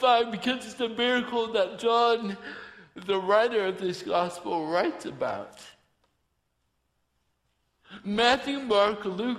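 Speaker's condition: Torsion dystonia; rare torsion dystonia

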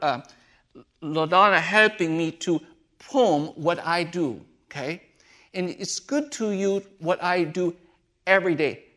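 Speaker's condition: Aphasia after stroke; massive stroke, adult onset, one week comatose, numb hand, aphasia affecting talking, reading, writing, singing; just over 7 years since stroke; could not talk, read or write at first, friend helped with talking, hard to memorize, halting telegraphic sentences

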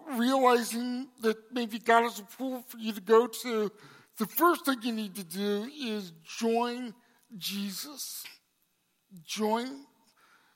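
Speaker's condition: Cerebral palsy; congenital

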